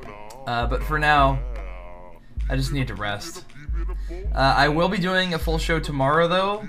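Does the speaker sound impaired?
No.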